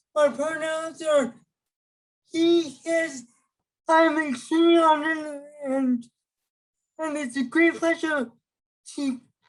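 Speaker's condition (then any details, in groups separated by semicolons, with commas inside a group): Cerebral palsy; affects ability to speak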